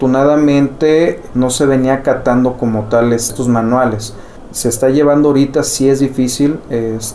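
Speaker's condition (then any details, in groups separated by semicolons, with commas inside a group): No condition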